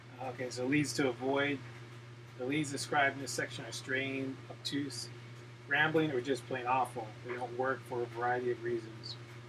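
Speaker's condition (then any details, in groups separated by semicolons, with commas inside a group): No condition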